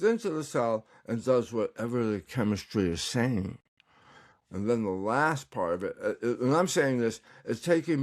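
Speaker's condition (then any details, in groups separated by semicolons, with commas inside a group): Tongue cancer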